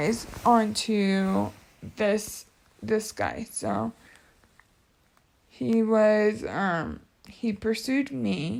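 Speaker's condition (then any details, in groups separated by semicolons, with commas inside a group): Cerebral palsy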